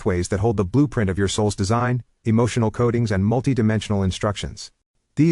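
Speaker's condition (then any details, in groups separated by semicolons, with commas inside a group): No condition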